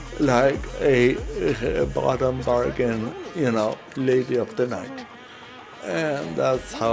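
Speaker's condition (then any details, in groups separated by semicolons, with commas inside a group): Cerebral palsy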